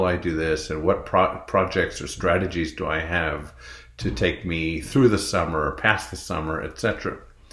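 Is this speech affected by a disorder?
No.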